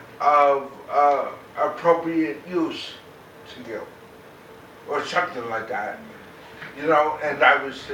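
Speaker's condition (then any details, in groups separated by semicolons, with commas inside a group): Cerebral palsy; very mild form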